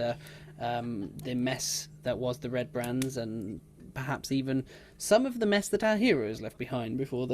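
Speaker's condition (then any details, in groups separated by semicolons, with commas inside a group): No condition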